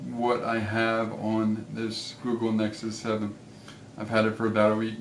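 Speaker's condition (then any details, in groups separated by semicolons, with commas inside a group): Cerebral palsy; affects gait and walking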